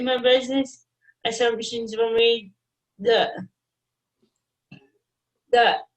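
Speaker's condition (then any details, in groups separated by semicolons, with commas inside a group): Cerebral palsy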